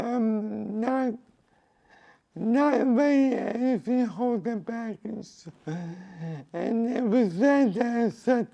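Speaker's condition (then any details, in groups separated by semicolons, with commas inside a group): Cerebral palsy; from birth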